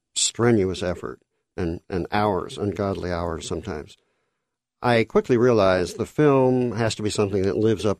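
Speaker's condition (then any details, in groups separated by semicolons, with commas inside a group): Cleft lip and palate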